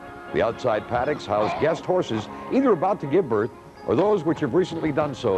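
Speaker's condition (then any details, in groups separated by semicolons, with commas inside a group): No condition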